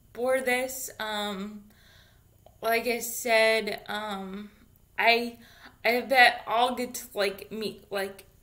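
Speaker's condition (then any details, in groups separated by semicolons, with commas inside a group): Cerebral palsy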